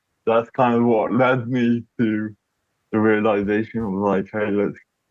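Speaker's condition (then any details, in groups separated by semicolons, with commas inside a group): Cerebral palsy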